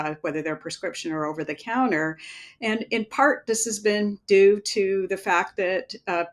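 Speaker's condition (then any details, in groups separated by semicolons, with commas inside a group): No condition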